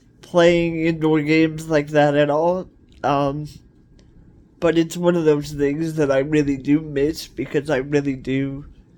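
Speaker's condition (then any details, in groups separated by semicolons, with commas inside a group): Cerebral palsy; cerebral palsy, wheelchair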